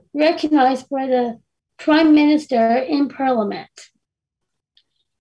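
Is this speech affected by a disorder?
Yes: Down syndrome; delivering live talk with slides; voice donated to Google project understood to train Google personal assistants to recognize diverse speakers.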